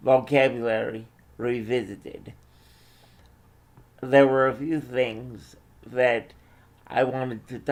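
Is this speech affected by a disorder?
Yes: cerebral palsy.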